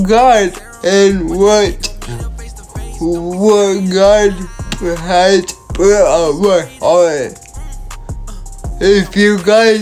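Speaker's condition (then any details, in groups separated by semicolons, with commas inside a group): Cerebral palsy; from birth, physical disability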